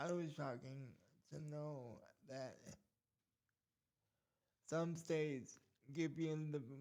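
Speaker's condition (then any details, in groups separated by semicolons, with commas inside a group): Cerebral palsy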